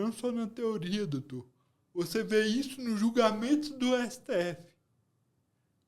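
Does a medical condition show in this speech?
Yes: cerebral palsy.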